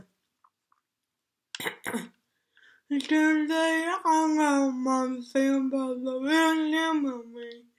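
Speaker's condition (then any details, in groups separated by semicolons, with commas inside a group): Cerebral palsy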